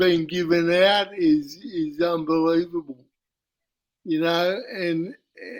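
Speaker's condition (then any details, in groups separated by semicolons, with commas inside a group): Cerebral palsy; uses wheelchair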